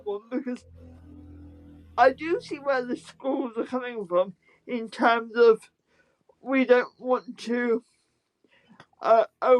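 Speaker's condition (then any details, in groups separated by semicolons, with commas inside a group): Spastic quadriplegic cerebral palsy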